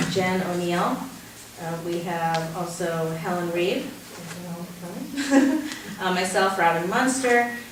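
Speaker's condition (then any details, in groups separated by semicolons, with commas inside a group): No condition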